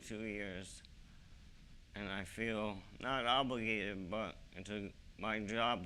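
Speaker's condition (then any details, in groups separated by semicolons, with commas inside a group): ALS; arms too weak to use, young-adult onset; two years since diagnosis, slow progression, still walking, therapy; voice slightly weaker, swallowing slightly harder, large pills hard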